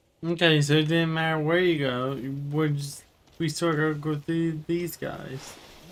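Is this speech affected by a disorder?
Yes: cerebral palsy; wheelchair user.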